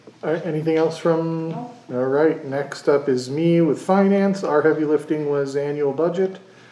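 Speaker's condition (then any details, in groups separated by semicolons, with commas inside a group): No condition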